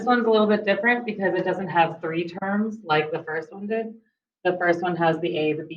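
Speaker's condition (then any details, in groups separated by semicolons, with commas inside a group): No condition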